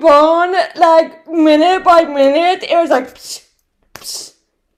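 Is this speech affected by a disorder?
Yes: cerebral palsy, right side; speech disability, predicted never to talk, first word around one year, speech therapy since age one.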